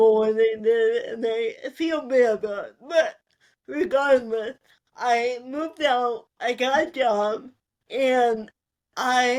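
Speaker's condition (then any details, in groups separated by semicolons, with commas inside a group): Cerebral palsy; spasticity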